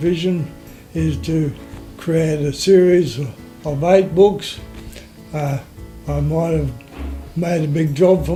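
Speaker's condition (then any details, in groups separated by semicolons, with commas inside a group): Motor neurone disease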